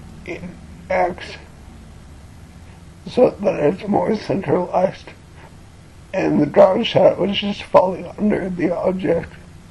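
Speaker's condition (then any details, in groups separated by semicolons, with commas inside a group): Cerebellar ataxia from brain tumour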